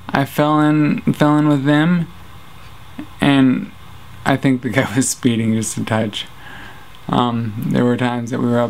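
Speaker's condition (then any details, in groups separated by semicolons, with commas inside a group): Traumatic brain injury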